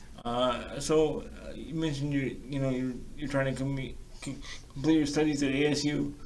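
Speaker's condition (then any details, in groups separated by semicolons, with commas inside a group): Cerebral palsy, severe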